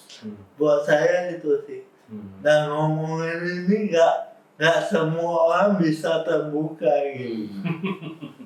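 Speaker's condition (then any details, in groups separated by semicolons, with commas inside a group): Cerebral palsy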